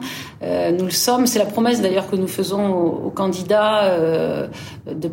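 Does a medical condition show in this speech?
No.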